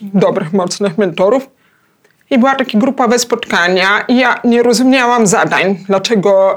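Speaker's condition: Hard of hearing, cochlear implant

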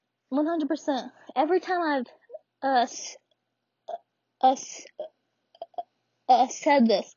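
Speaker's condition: Stuttering; stutters a lot at home with mom and dad, stutter worst at best or worst times; repeated sounds, blocks

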